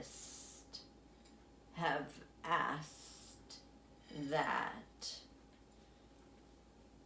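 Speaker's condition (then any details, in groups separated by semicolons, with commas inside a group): Essential tremor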